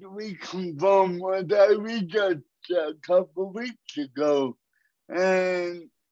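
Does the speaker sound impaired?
Yes: cerebral palsy; walking distance much reduced compared with before, suspects condition is progressive.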